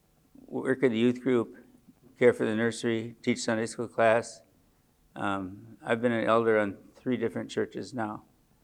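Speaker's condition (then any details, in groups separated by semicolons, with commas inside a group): Parkinson's disease; age 74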